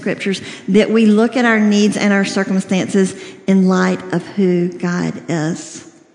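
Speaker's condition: Cleft lip and palate; congenital, severe, round-the-clock feeding in infancy, surgery once birth weight reached to enable eating and talking

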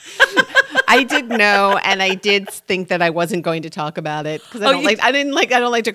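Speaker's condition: No condition

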